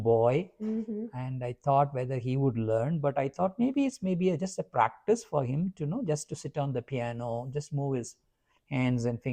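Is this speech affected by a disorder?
No.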